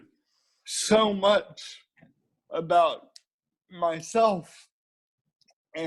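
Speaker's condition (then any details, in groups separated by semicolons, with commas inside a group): Cerebral palsy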